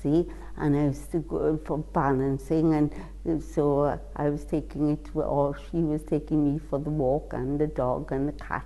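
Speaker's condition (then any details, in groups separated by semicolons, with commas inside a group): Cerebral palsy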